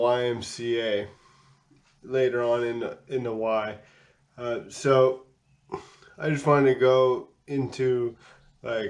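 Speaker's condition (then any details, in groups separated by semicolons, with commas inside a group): Cerebral palsy; physical disability; running harder since ninth grade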